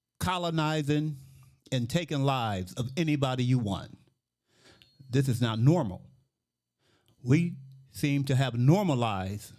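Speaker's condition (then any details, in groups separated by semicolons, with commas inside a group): No condition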